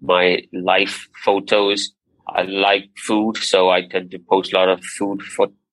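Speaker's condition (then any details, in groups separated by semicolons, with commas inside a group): Stammer; hopes microcast practice improves speech, work communications and presentations; stammer with occasional blocks, many filler words like you know, wants to articulate better; prolonged sounds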